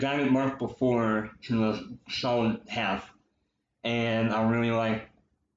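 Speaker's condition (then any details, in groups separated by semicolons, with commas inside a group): Cleft lip and palate, popliteal pterygium syndrome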